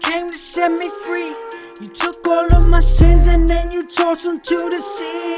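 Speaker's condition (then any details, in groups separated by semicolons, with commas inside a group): No condition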